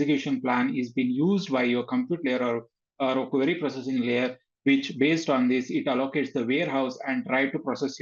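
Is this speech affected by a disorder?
No.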